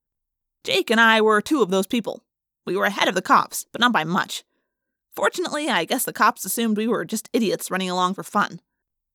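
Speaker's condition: No condition

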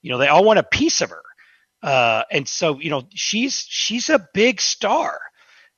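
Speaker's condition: No condition

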